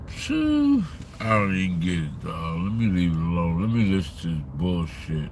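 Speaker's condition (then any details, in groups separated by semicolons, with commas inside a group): Slurred speech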